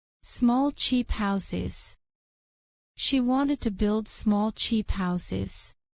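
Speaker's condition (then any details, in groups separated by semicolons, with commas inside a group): No condition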